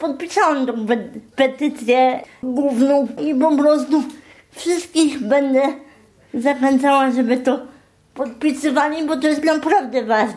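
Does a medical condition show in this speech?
Yes: spastic quadriplegic cerebral palsy; from birth, wheelchair user since birth; moves only when pushed in wheelchair by another person, relies on personal assistants incl. patrycja nieckarz.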